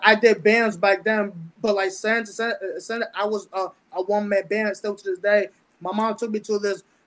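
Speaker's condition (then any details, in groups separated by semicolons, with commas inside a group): Stuttering; mild speech impediment with stutter since about age ten; certain words don't come out; repeated sounds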